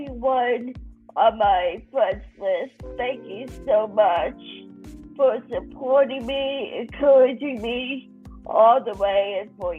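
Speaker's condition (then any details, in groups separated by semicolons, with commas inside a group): Cerebral palsy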